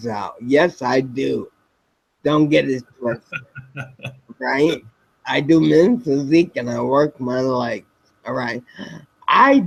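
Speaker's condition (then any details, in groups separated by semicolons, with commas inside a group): Spinocerebellar ataxia type 7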